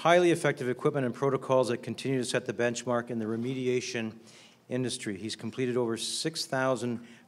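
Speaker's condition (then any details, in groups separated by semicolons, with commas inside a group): No condition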